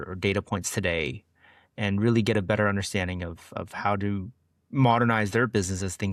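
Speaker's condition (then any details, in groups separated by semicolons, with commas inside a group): No condition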